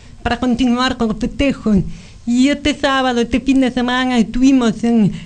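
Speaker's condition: Profound bilateral congenital deafness; profound bilateral deafness from birth, detected near 15 months, lifelong hearing aids insufficient for speech; first cochlear implant at 27, second some years later, about 1.5 years rehabilitation, nearly 35; learned speech visually by lip reading and early reading, now perceives speech through implants

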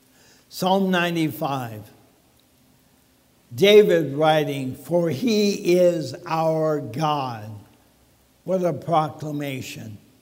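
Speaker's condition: ALS; talking funny

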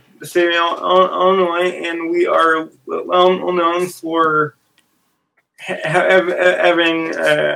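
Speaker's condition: Severe stutter; developmental disability, walked at 27 months, stutter in three family generations, past intense speech therapy; age 21, public speaker, Special Olympics global messenger, long distance runner; still speaks publicly; repeated sounds, prolonged sounds, blocks

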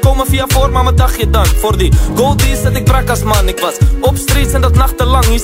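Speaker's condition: No condition

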